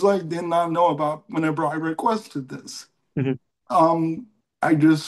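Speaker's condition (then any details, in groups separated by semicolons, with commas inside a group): Cerebral palsy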